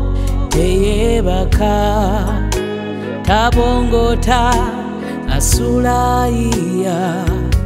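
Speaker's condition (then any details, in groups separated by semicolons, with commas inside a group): No condition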